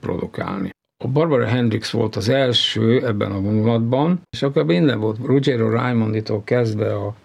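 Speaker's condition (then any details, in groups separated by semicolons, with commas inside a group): No condition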